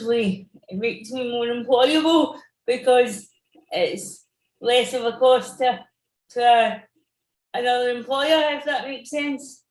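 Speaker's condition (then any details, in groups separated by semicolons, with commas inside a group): Cerebral palsy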